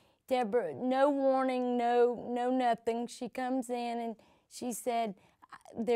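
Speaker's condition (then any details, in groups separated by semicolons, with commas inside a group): Cerebral palsy; from birth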